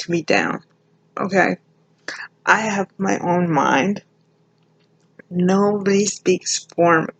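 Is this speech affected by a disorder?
Yes: cerebral palsy.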